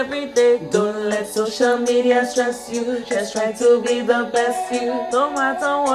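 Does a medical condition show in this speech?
No.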